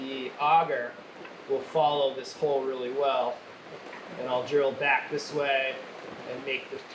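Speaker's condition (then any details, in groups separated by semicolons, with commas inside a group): No condition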